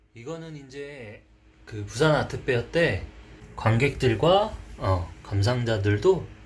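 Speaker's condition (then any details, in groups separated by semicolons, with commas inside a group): No condition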